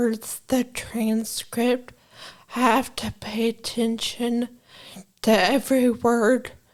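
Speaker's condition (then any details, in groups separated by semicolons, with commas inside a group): Brain injury from aneurysm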